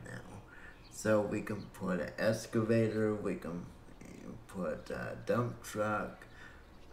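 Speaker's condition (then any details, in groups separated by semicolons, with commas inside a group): Cerebral palsy; breathing fine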